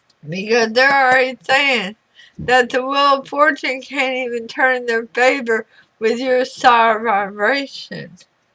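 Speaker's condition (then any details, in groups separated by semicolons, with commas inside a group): Throat cancer radiation damage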